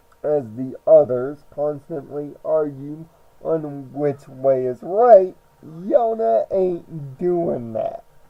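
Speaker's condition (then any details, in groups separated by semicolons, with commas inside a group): Cerebral palsy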